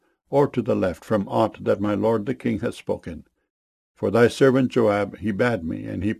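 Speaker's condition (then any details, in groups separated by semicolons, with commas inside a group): No condition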